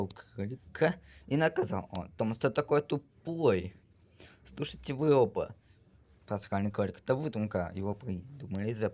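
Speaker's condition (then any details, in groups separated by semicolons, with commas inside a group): No condition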